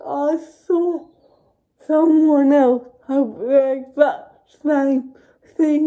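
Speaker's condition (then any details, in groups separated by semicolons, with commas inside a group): Cerebral palsy; uses feeding aid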